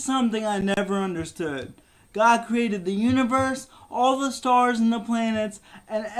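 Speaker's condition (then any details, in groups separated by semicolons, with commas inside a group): Cerebral palsy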